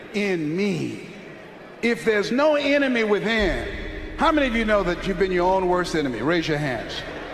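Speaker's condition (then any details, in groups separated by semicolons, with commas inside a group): No condition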